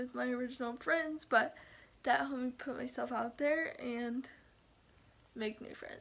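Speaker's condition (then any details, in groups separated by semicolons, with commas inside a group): Cerebral palsy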